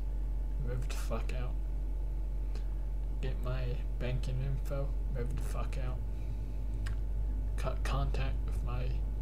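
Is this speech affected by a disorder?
Yes: cerebral palsy.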